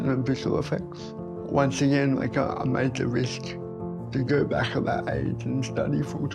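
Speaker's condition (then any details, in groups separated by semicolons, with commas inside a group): Cerebral palsy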